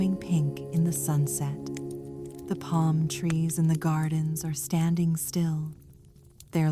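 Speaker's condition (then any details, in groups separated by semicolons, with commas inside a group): No condition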